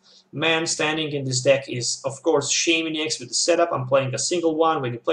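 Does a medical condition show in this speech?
No.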